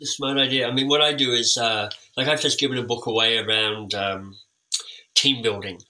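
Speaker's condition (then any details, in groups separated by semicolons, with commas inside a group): Cleft lip and palate; time with an orthodontist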